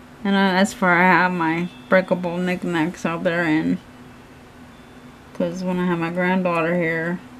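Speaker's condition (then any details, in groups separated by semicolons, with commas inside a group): Cerebral palsy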